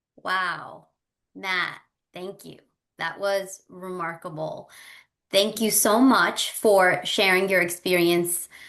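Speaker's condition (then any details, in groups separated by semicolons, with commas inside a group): No condition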